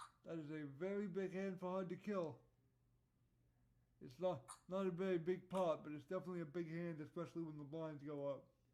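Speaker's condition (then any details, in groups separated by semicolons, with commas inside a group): Cerebral palsy; voice tone sometimes odd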